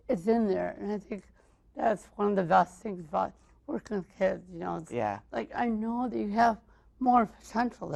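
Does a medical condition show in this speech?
Yes: mild cerebral palsy; early childhood speech therapy, atypical-sounding speech.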